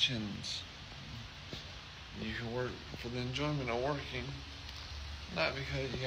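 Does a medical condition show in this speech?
Yes: traumatic brain injury.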